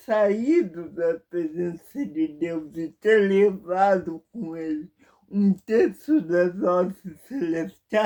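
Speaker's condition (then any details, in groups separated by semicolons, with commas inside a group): Paralysis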